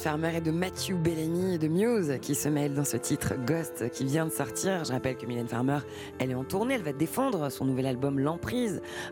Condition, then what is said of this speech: No condition.